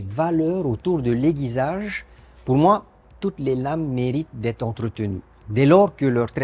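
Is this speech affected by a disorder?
No.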